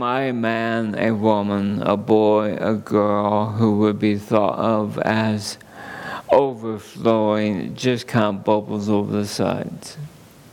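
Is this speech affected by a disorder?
Yes: ALS; under neurologist care.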